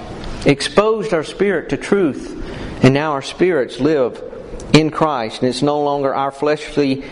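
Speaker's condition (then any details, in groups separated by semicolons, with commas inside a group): No condition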